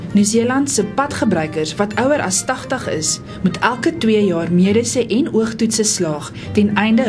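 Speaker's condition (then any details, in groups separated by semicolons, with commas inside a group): No condition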